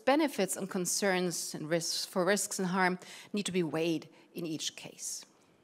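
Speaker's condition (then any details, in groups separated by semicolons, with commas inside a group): No condition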